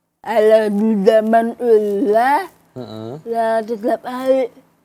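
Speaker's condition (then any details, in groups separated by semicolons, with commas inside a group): Cerebral palsy; affects muscle movement and coordination, nerve abnormality, since childhood; about 25 years old; early childhood writing only, speech therapy, not fluent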